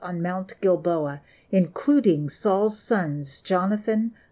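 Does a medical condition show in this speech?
No.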